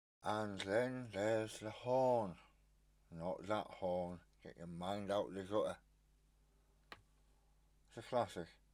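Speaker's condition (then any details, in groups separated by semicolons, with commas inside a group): Stage 4 tongue cancer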